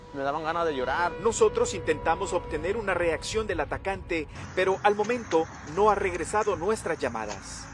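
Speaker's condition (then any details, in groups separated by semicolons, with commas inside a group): No condition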